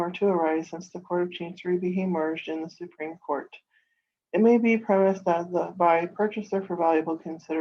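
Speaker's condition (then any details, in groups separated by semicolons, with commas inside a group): No condition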